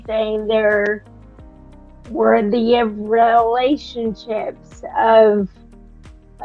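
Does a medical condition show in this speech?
Yes: Friedreich's ataxia; speech affected.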